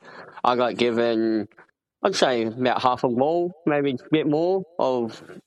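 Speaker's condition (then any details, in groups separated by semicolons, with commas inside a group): Cleft palate; congenital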